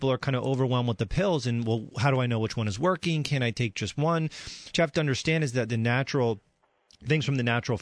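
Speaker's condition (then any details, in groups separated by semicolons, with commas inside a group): No condition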